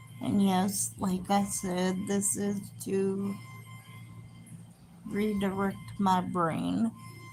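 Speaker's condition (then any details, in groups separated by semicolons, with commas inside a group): Cerebral palsy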